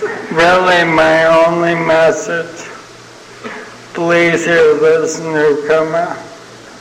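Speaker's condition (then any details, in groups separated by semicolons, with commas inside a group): ALS (Lou Gehrig's disease); young onset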